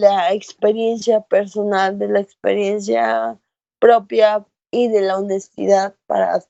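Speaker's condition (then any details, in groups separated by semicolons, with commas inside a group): Cerebral palsy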